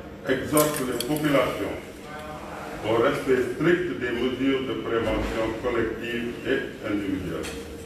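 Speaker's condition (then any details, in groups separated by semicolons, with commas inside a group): No condition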